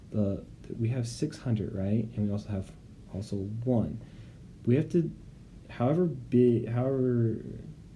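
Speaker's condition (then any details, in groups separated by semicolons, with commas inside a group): No condition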